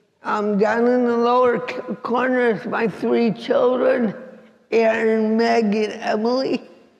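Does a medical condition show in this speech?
Yes: cerebral palsy; unusual speech, mistaken for drunk, judged too poor for teaching.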